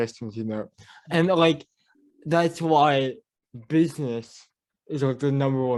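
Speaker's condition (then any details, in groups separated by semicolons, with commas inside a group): Cerebral palsy; mild speech impediment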